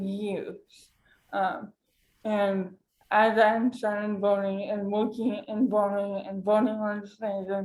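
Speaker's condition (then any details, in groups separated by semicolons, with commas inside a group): Cerebral palsy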